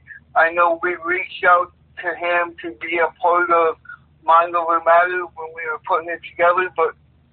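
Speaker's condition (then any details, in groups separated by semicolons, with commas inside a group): Cerebral palsy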